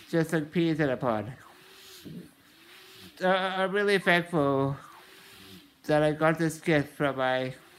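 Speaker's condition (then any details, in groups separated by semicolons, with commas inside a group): Muscular dystrophy, Duchenne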